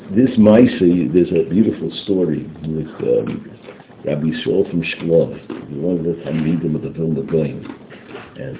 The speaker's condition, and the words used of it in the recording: No condition.